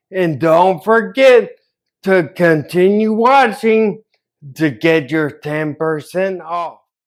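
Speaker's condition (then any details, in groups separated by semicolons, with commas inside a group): Ataxia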